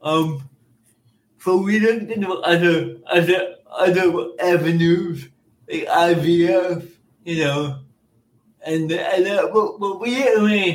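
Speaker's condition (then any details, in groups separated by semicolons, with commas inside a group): Cerebral palsy; school speaking device declined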